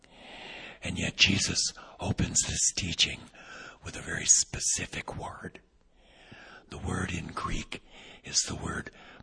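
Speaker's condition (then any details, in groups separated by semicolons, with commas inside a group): Vocal cord paralysis, unilateral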